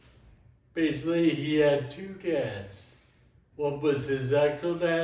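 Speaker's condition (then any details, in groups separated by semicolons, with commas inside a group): Friedreich's ataxia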